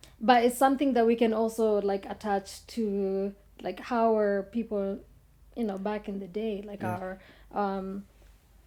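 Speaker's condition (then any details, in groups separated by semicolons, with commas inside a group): No condition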